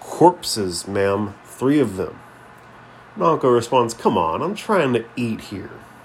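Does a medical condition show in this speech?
No.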